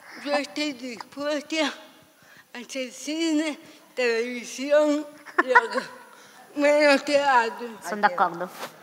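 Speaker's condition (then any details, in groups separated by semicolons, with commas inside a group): Severe cerebral palsy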